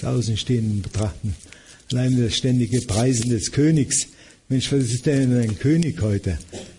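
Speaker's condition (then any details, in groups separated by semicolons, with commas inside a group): Parkinson's disease; began with resting hand tremor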